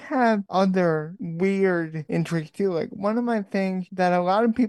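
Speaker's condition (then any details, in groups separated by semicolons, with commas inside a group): Spastic quadriplegic cerebral palsy; brain lesion from prematurity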